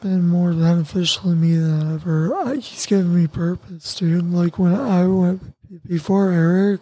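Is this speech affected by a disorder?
Yes: tracheostomy; tracheostomy connected to ventilator, paralysis after accident, breathing affected; voice lost at first, spelled on communication board, voice later regained, cuff inflated at night stops talking.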